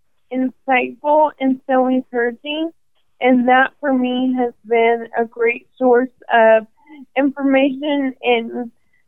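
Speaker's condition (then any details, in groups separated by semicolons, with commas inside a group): ALS; 18 months to diagnosis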